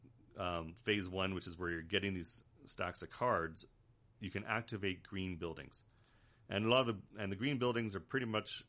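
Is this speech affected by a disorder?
No.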